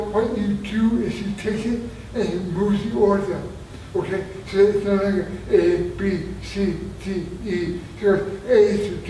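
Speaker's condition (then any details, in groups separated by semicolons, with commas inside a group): Traumatic brain injury; near-fatal injury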